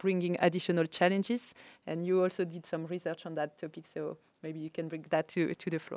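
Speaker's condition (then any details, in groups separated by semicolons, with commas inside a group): No condition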